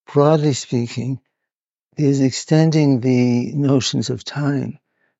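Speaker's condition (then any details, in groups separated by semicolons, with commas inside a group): Parkinson's; now openly displayed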